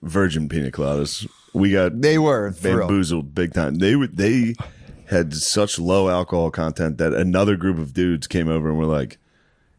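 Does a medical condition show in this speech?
No.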